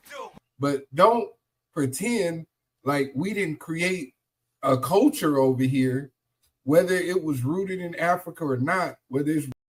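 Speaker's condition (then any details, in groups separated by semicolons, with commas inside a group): No condition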